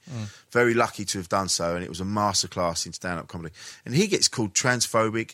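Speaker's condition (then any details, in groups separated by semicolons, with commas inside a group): No condition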